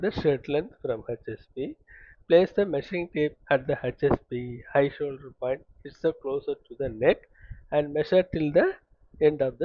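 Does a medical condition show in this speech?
No.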